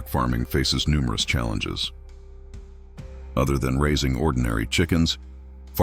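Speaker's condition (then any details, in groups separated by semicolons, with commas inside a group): No condition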